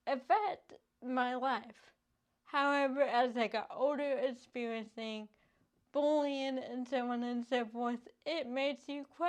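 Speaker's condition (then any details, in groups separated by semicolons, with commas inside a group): Cerebral palsy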